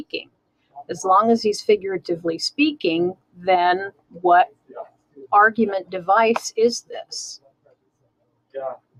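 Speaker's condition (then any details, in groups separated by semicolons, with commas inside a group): No condition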